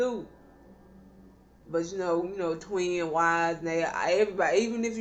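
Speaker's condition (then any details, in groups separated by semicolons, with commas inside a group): Cerebral palsy; not paralyzed, can stand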